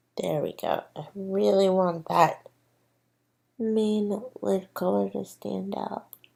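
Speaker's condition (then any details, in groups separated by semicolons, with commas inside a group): Cerebral palsy; physical disability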